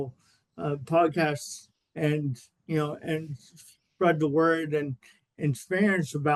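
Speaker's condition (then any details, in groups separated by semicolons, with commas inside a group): Cerebral palsy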